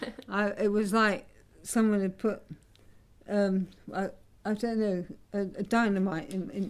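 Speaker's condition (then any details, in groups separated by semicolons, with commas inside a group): Parkinson's disease; diagnosed 1997, dopamine shortage causes stiffness, specialist Ray Chowdhury delayed dopamine, dopamine agonist then pump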